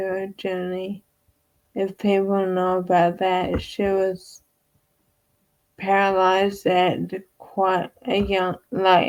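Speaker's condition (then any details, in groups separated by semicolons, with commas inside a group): Friedreich's ataxia; inherited, wheelchair user; diagnosed age 7, progressive, increasing stiffness; gets winded, speaking sometimes difficult, weak voice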